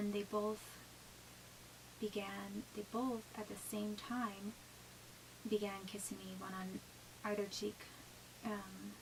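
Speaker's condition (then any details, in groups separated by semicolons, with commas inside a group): No condition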